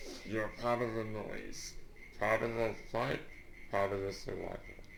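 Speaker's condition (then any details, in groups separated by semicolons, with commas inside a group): Duchenne muscular dystrophy; since childhood, wheelchair user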